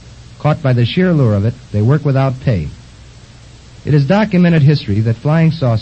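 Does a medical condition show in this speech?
No.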